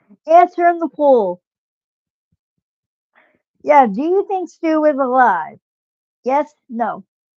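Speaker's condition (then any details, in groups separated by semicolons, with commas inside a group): Cerebral palsy, spastic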